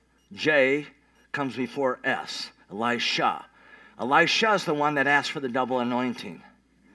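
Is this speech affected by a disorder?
Yes: cleft palate; congenital cleft palate with other complications, not expected to survive first week, once stopped breathing, revived by nurse.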